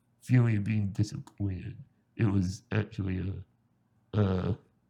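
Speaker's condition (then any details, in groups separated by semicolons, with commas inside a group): Spinal muscular atrophy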